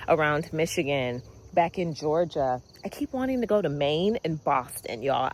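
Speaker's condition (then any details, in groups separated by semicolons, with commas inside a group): No condition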